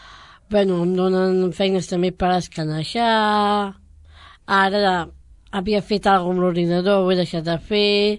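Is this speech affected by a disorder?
Yes: Down syndrome; congenital.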